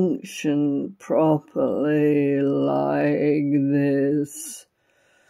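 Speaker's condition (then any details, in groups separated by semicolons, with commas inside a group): Functional neurological disorder; post-vaccine onset, earlier essential tremor; cannot walk properly today; cannot talk properly today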